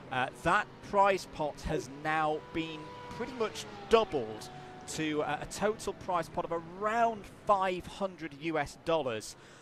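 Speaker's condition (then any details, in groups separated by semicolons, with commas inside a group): No condition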